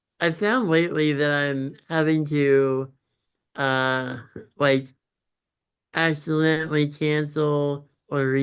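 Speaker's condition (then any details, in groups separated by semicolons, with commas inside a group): Congenital muscular dystrophy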